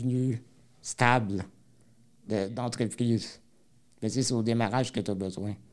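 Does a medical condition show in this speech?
Yes: spinal muscular atrophy type 2; muscles do not develop, movement limited to right hand fingers, wheelchair user; works with ventilator, more energy with it.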